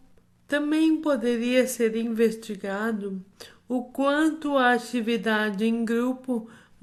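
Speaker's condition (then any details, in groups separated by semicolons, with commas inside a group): Amyotrophic lateral sclerosis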